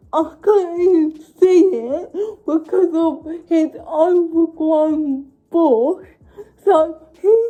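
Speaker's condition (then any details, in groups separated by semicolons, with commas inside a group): Cerebral palsy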